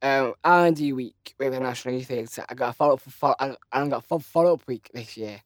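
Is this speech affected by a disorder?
Yes: Down syndrome.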